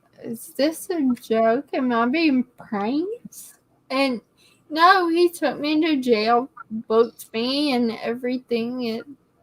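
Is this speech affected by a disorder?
Yes: cerebellar ataxia; congenital cerebellar ataxia, very rare form, causes shaking; could not blow properly into breathalyzer.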